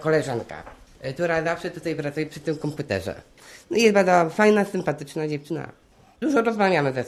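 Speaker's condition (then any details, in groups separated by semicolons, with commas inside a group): Down syndrome; turning 28 this year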